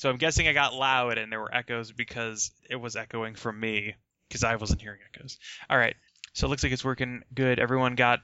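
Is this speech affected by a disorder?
No.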